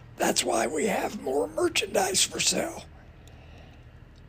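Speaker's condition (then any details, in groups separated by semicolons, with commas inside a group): Voice damage from cancer; voice box destroyed by cancer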